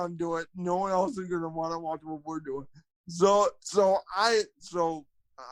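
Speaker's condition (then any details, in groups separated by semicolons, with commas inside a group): Cerebral palsy, spastic quadriplegia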